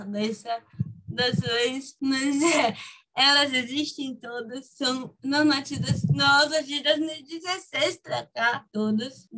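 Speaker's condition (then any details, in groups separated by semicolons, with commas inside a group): Cerebral palsy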